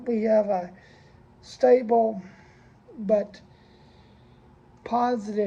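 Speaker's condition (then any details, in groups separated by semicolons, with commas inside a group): Cerebral palsy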